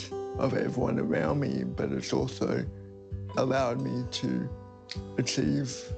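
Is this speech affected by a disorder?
Yes: cerebral palsy; premature birth, resuscitated at birth; diagnosed around 12 months; late speech onset around age 5-6, cannot take enough breath.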